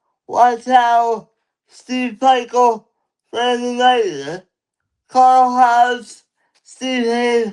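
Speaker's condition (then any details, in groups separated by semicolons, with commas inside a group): Cerebral palsy; lifelong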